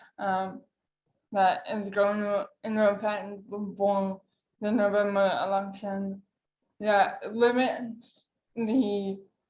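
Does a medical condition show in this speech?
Yes: cerebral palsy.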